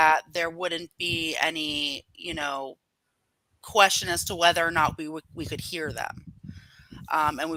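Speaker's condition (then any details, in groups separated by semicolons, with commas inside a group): No condition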